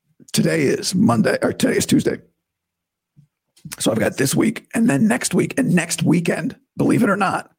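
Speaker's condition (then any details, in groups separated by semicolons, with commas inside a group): Vocal cord surgery recovery; best in two weeks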